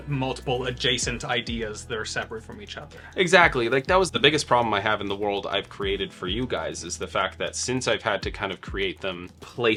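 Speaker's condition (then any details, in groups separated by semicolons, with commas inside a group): No condition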